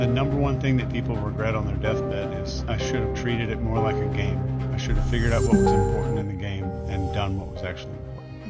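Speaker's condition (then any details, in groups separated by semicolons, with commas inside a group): No condition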